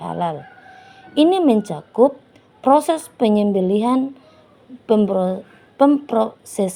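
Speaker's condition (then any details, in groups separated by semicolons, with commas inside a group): No condition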